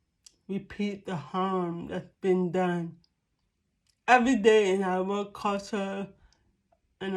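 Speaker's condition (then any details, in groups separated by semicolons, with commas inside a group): Cerebral palsy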